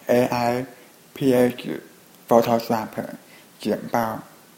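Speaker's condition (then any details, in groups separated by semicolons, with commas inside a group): Hearing impairment; trouble following fast speech in Skype video meetings, falls behind others' pace; Skype video calls hard, others speak too fast, gets interrupted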